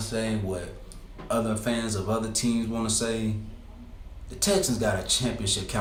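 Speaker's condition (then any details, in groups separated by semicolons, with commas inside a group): No condition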